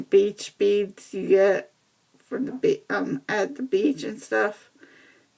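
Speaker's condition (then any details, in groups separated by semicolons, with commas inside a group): Cerebral palsy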